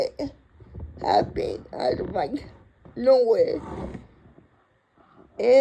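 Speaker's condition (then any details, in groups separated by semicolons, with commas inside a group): Cerebral palsy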